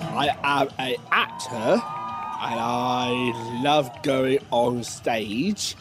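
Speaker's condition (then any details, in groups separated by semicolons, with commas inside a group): Down syndrome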